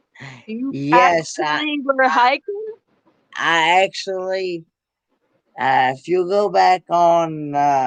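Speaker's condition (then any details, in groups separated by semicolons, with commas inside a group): Cerebral palsy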